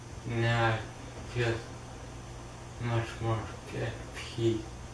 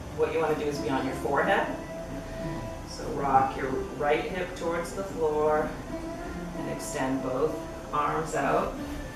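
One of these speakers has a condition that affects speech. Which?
The first: traumatic brain injury; hit by car, left side paralysis, spasticity especially elbow; four years since injury, yoga therapy, deep tissue massage; speech improved, speaks at own pace.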